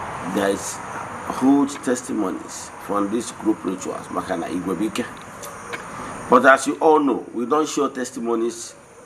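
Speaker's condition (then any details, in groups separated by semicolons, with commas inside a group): No condition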